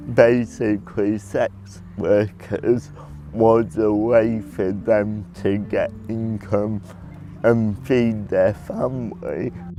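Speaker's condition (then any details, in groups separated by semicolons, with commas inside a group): Cerebral palsy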